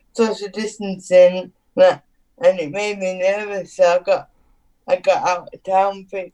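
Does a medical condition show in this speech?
Yes: cerebral palsy; needs adapted housing.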